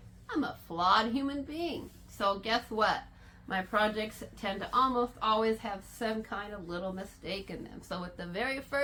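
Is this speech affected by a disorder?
No.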